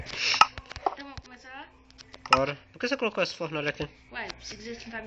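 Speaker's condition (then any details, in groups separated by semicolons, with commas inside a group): No condition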